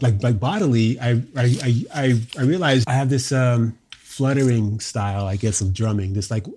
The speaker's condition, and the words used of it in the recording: Stuttering. And I feel like when I speak, I have this continual rupture.